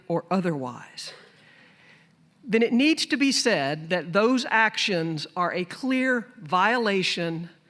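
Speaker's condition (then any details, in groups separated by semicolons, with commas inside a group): No condition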